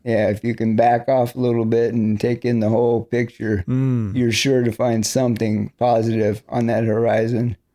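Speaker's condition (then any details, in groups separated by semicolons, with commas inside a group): ALS; breathes unaided by day using accessory muscles, declining lung function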